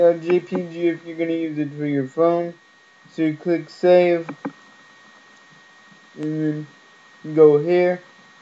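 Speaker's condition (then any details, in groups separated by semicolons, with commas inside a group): Cerebral palsy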